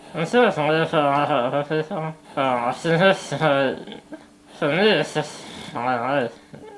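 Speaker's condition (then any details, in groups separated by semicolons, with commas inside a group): Spinal muscular atrophy type 1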